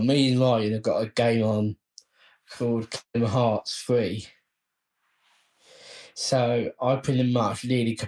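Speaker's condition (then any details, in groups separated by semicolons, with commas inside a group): Down syndrome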